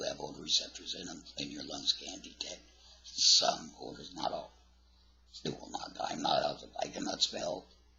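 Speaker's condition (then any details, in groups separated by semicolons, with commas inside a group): Laryngectomy, voice prosthesis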